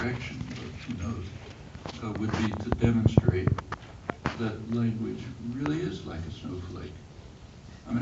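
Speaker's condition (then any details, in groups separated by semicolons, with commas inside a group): No condition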